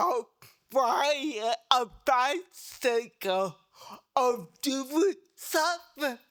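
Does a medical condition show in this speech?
Yes: cerebral palsy; diplegia, multiple surgeries; diagnosed at age two; speech therapy in childhood.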